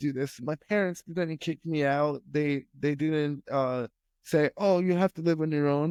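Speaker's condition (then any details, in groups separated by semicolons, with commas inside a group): Spastic quadriplegic cerebral palsy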